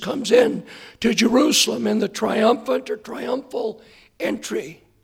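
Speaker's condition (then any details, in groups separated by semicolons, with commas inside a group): Hoarseness after vocal cord surgery; hoarse voice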